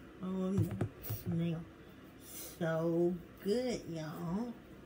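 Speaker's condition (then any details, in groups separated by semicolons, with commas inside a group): Cerebral palsy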